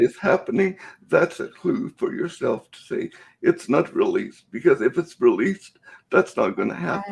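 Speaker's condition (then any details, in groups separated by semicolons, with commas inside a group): Cerebral palsy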